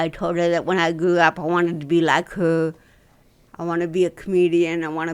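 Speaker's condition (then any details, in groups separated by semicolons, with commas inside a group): Cerebral palsy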